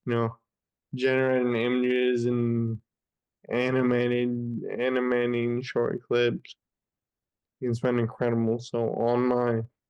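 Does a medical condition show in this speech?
Yes: Friedreich's ataxia; diagnosed age 14, earlier shortness of breath, wheelchair dependent since age 18.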